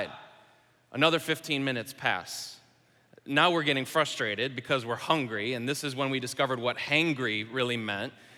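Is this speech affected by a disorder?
No.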